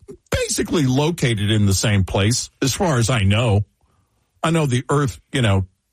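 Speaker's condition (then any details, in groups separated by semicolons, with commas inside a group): No condition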